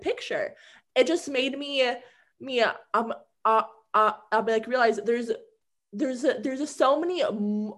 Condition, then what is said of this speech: Stuttering. I'm like perfectly capable. I can communicate to just fine. It's just a different form of a communicating, right?